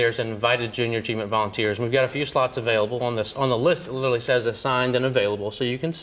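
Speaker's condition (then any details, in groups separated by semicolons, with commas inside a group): No condition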